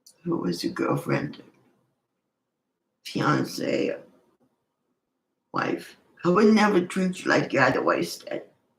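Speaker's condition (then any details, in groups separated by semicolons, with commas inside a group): Cerebral palsy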